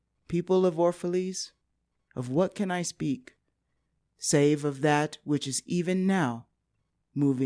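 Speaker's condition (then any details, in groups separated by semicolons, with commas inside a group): No condition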